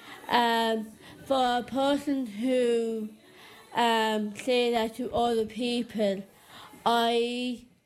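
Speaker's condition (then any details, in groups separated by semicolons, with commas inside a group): Down syndrome; gave a presentation at Mehill 21 in Thurles today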